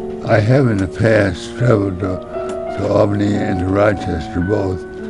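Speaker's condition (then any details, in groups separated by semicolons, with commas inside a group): Parkinson's disease; progressive, getting weaker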